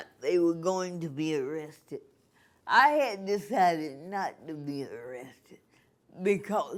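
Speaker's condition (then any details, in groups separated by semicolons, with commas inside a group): Cerebral palsy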